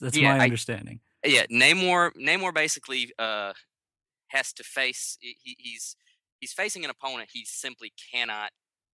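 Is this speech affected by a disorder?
No.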